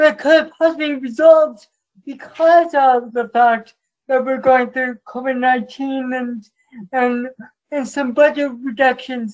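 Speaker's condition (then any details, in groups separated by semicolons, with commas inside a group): Cerebral palsy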